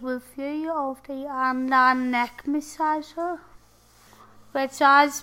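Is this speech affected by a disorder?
Yes: tracheostomy and ventilator dependent; electric and manual wheelchairs.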